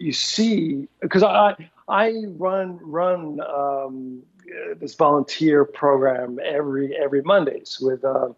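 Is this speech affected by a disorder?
Yes: aphasia after stroke; massive stroke, right-side paralysis and impaired comprehension at onset, initially global aphasia; about 14 years since stroke, aphasia persists, trains before speaking events; no speech at onset, first year ~1,000 words mostly nouns without verbs, must concentrate on speech.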